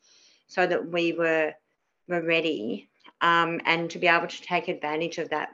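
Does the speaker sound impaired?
Yes: cleft palate; cleft palate from birth, many surgeries, dental services; spoke differently as child, lots of childhood speech therapy, c for communication skills in primary school.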